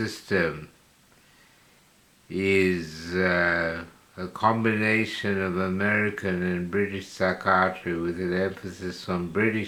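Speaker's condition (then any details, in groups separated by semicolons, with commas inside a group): Slurred speech from poisoning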